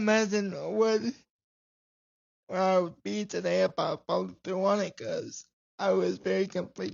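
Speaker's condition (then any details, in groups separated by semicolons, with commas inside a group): Cerebral palsy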